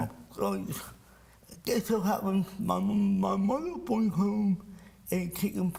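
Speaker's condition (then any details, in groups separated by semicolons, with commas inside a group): Cerebral palsy; from birth; speech impairment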